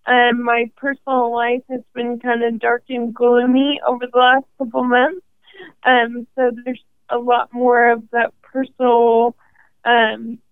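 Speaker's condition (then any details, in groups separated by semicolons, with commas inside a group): ALS; considering walking device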